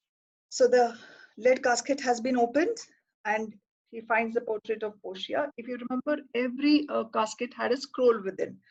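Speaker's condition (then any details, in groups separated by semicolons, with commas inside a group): No condition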